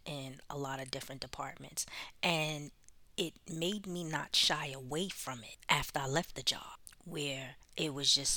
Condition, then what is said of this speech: No condition.